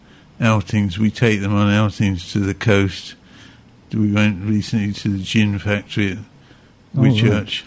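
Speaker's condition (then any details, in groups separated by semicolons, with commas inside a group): Parkinson's; Parkinson's diagnosed at age 78, tremor, joint stiffness, progressive; 7 years since diagnosis, nearly 85, Madopar three times daily, Mirapexin, worsening yearly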